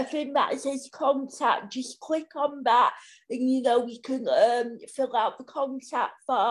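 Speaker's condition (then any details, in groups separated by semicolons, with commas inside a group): Cerebral palsy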